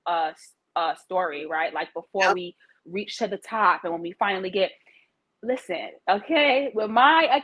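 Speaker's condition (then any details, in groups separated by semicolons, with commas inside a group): Stuttering; childhood onset, severe, stuttered on own name, word switching, childhood speech pathologist classes, self-taught slower speaking; still stutters as an adult, able to work through it, described as mental; stutters when nervous or when mouth can't keep up with thoughts, slows down, breathes, calms down; repeated sounds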